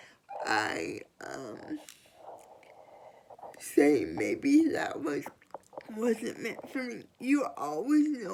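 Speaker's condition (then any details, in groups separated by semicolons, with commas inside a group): Cerebral palsy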